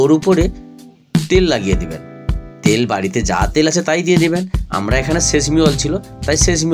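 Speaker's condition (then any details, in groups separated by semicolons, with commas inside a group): No condition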